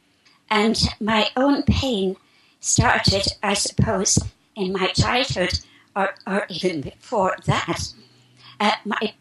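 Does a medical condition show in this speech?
Yes: spasmodic dysphonia; spasmodic dysphonia for past 3 years, described as strangulation of the esophagus; expects to speak perfectly in a few minutes, asks hosts for healing meanwhile.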